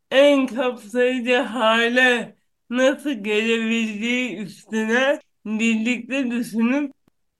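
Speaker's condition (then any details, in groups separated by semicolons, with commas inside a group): Cerebral palsy; neurological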